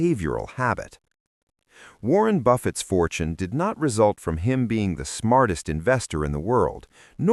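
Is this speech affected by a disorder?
No.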